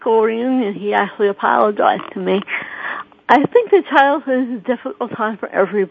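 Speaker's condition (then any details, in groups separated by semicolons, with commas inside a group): Cerebral palsy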